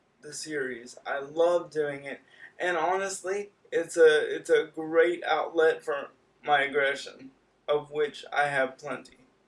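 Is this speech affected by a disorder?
Yes: cerebral palsy.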